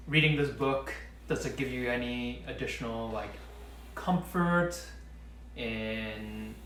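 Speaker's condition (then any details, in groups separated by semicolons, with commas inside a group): No condition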